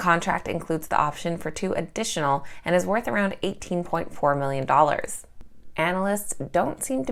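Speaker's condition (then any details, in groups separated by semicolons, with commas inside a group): No condition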